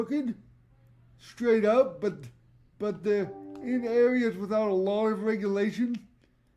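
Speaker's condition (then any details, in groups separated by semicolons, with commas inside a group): Cerebral palsy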